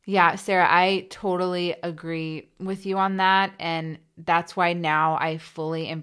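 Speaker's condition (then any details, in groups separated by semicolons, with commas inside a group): No condition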